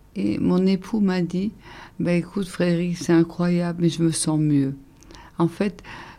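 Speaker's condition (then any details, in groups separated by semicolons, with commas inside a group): ALS (Charcot's disease); advanced, increasing oxygen use, lies down a lot, muscle pain, constant contractures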